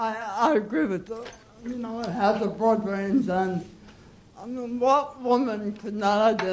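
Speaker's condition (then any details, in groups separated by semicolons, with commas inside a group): Cerebral palsy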